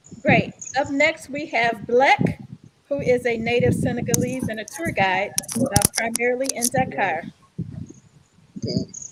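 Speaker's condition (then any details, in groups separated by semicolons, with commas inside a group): No condition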